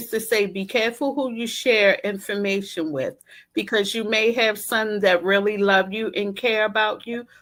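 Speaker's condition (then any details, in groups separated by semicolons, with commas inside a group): No condition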